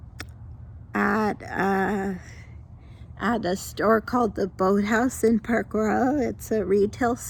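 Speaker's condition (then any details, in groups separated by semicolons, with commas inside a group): Mild cerebral palsy; mild form from birth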